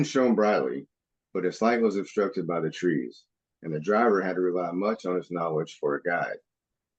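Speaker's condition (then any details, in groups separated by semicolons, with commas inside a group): No condition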